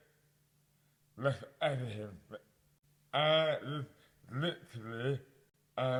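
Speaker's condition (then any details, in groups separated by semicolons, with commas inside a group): Dystonia; mouth impairment affects speech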